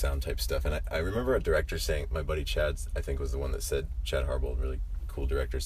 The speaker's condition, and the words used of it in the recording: None; typical speech.